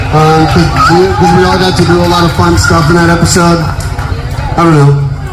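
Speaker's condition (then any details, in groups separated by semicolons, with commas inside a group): No condition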